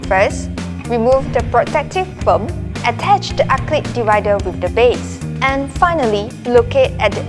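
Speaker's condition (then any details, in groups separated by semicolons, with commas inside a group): No condition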